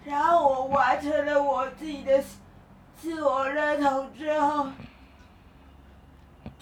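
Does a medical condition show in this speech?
Yes: cerebral palsy; only mouth and eyes relatively mobile, rest of body not mobile.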